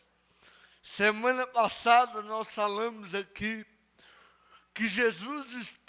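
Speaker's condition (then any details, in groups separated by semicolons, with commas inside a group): Cerebral palsy; no speech as child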